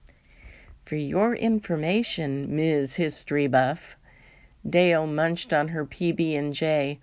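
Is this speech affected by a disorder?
No.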